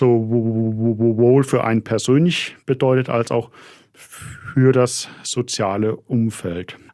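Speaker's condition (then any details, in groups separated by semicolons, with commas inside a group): Stuttering; extremely strong stuttering symptoms; stuttering audible during this recording; clearly audible, never able to hide it; repeated sounds, prolonged sounds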